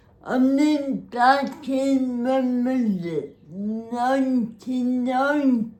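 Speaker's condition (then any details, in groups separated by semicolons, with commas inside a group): Cerebral palsy; spastic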